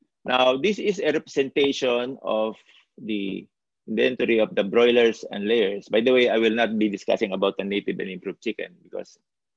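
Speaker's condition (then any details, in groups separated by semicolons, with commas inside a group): No condition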